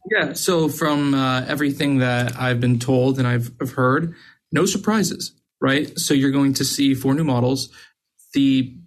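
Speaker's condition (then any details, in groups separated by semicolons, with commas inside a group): No condition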